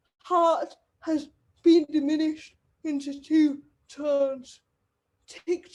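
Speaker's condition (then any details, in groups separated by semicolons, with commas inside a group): Cerebral palsy; wheelchair user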